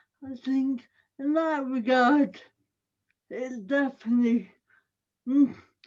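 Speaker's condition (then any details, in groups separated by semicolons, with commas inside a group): Cerebral palsy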